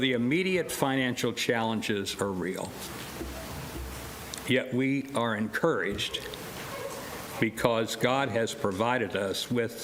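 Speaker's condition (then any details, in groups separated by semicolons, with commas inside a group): No condition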